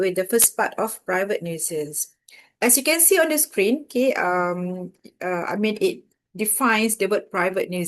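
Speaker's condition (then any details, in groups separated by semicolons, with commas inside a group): No condition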